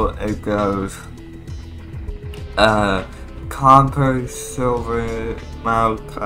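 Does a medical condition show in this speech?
Yes: cerebral palsy.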